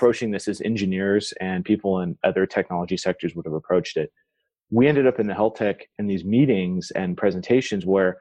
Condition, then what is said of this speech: None; typical speech.